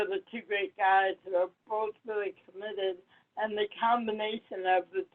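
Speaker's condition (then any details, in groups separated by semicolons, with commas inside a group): Cerebral palsy; not breathing at birth, affects motor control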